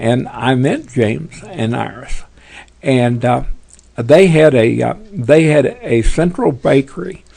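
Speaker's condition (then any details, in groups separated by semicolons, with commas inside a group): Parkinson's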